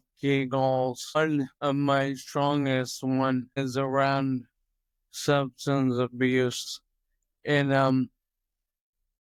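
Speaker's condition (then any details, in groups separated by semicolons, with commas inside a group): Toxic leukoencephalopathy, locked-in syndrome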